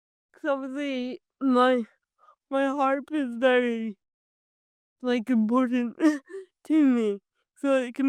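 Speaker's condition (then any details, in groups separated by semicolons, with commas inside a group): Cerebral palsy; from birth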